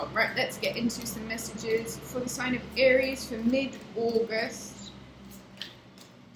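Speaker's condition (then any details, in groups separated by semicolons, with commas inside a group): No condition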